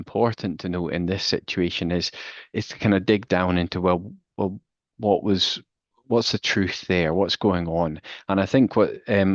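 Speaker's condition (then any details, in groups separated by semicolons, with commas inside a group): No condition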